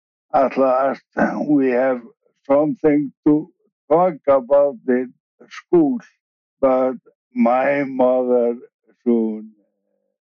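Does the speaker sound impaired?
Yes: ALS; initially diagnosed bulbar-onset, later reclassified as regular form, wheelchair user; slurred or slowed speech.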